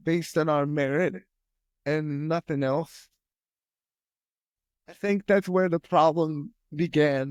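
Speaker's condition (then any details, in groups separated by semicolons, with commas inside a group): Spastic quadriplegic cerebral palsy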